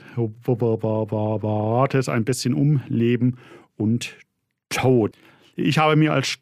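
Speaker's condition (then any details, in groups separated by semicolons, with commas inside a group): Stuttering, severe; fairly strong stuttering symptoms by own account; audible blocks and repetitions during recording; sudden blocks, word and part-word repetitions, phrase repetitions, filler sounds; repeated sounds, repeated words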